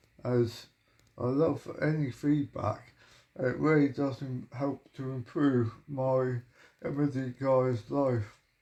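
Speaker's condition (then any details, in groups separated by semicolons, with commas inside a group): Motor neuron disease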